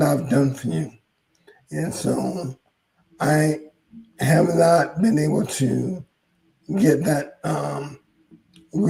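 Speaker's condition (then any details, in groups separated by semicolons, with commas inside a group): ALS; hoarse voice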